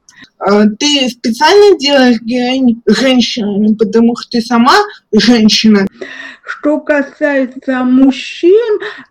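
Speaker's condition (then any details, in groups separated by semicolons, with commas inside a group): Cerebral palsy, spastic diplegia; caused by birth trauma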